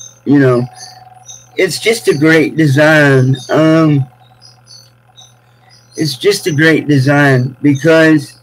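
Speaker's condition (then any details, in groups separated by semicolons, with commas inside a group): Cerebral palsy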